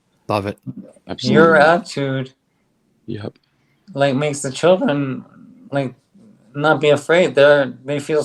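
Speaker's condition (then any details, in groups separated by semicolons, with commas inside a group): ALS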